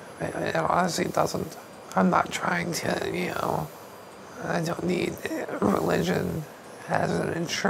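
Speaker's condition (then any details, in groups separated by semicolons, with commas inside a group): ALS; young man, hospital bed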